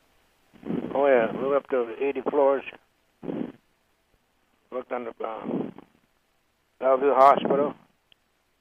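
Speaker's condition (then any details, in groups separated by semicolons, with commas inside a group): Parkinson's disease; cause unknown, left side slow like stroke, different gait, tripping and falling risk, weaving when driving, worsening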